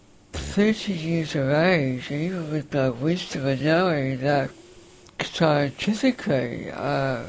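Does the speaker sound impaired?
Yes: facioscapulohumeral muscular dystrophy, facioscapulohumeral (FSHD); early prognosis life to 14-19.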